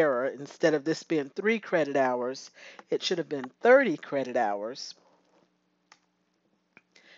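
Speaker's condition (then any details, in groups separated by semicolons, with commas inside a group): No condition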